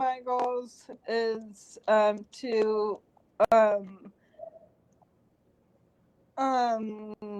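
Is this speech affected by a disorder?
Yes: cerebral palsy; since birth.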